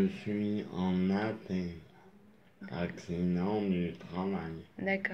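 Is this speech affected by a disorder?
Yes: traumatic brain injury; moped accident.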